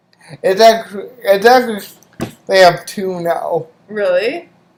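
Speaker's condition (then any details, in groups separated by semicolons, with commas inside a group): Cerebral palsy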